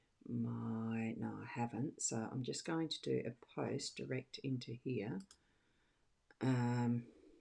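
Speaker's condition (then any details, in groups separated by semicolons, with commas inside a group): No condition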